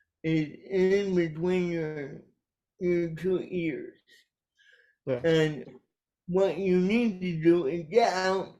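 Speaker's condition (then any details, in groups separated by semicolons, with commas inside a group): Cerebral palsy; caused by brainstem aneurysm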